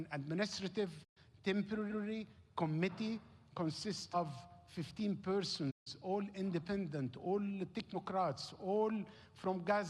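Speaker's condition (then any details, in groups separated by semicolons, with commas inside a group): No condition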